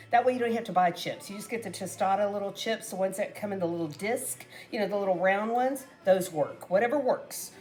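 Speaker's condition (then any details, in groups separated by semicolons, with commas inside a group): No condition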